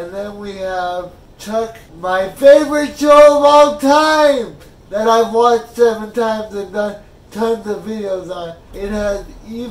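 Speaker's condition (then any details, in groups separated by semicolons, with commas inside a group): Cerebral palsy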